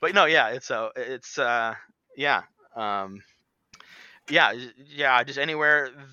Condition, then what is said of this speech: Stuttering. It helps control the airflow, and so I think that's like a big part of why I have issues.